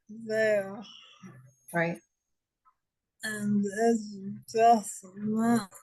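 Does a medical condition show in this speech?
Yes: ALS; diagnosed almost five years ago.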